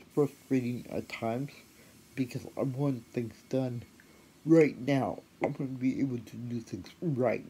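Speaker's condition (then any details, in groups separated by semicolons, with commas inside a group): Athetoid cerebral palsy; athetoid, spinal cord injury, spinal surgery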